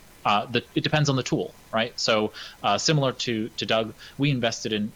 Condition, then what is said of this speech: No condition.